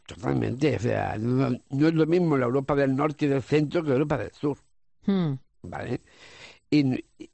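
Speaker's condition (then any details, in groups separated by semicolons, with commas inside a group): Down syndrome; congenital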